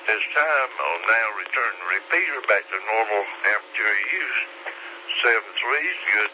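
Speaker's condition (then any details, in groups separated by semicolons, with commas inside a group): Slurred speech; stroke 3 years ago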